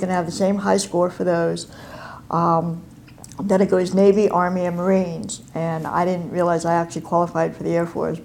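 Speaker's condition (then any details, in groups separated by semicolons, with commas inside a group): Cleft palate and cleft lip; congenital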